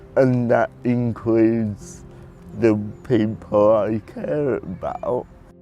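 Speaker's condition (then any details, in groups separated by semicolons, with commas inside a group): Cerebral palsy; predicted at birth never to talk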